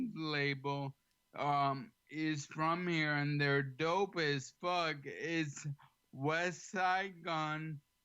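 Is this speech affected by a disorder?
Yes: ALS; slightly slurred, has to slow down.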